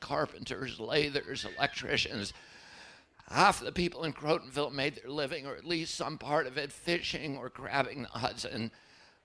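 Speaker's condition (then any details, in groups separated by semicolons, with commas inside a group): Spasmodic dystonia; onset at age 42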